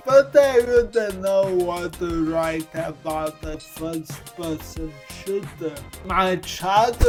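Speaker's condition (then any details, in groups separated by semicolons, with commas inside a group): Cerebral palsy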